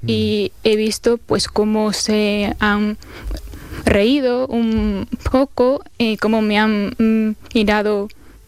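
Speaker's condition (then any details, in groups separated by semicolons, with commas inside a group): Stuttering (disfemia); stuttering onset around age five, ongoing into adulthood; avoidance of speaking, curt replies such as just no; prolonged sounds, blocks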